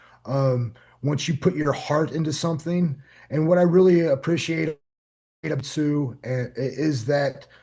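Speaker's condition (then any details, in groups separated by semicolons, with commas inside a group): No condition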